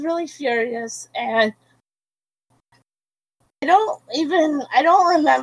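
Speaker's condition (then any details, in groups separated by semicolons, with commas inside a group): Cerebral palsy; quadriplegic, wheelchair user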